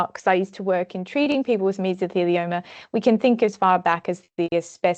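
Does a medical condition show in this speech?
No.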